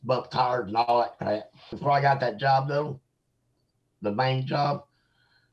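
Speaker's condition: Mosaic Down syndrome; from birth, mosaic type identified about age 18, considered high functioning

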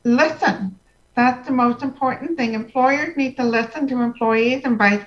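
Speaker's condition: Profound hearing loss, congenital

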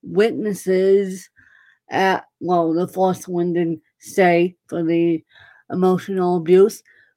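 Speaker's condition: Cerebral palsy; neurological

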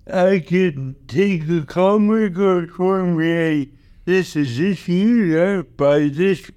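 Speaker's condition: Cerebral palsy

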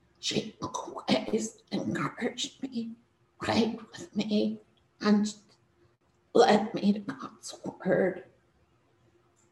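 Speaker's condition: Spasmodic dysphonia; trouble speaking during talk

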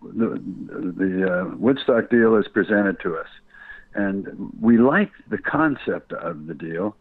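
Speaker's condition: Parkinson's disease

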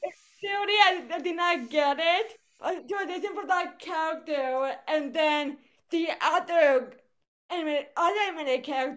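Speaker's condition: Cerebral palsy; voice affected, speaks with accent

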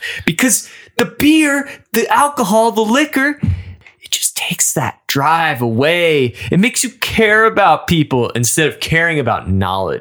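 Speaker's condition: No condition

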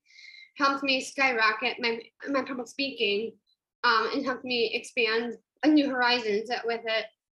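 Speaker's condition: Down syndrome; public speaker about 12 years

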